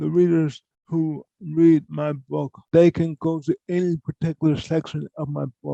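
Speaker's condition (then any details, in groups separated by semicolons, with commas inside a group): Cerebral palsy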